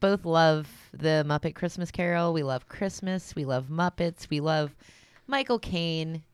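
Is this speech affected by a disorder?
No.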